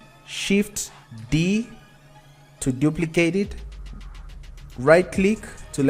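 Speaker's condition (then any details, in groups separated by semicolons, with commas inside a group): No condition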